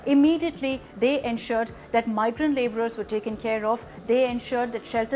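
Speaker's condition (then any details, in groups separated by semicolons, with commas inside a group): No condition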